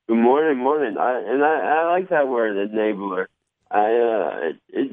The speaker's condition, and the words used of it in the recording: Cerebral palsy. I have somewhat of a slur, but not. It all depends on the day, and my left hand's partially paralyzed, but that's really about it.